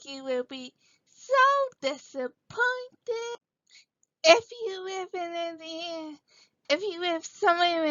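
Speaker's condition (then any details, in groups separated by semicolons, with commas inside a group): Cerebral palsy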